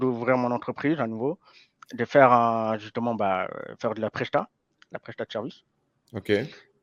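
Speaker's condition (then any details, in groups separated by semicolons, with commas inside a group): Hearing impairment from birth, congenital; lip reading since birth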